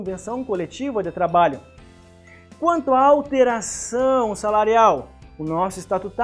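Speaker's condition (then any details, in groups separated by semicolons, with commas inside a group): No condition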